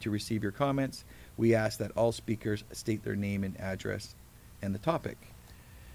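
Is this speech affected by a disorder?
No.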